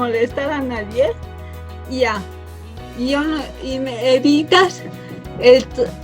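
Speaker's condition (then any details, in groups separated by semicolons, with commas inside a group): Cerebral palsy from birth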